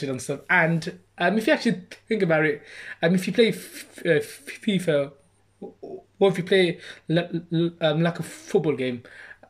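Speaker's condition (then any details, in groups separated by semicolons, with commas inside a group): Stammer; struggles to say own name, slow to get out, less stammering with put-on Birmingham accent or exaggerated speech; prolonged sounds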